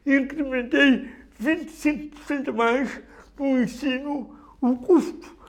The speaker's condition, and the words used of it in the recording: Cerebral palsy. Eu próprio não me reconheço na minha voz gravada.